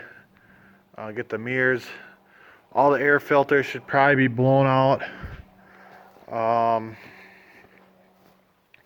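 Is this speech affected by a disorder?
No.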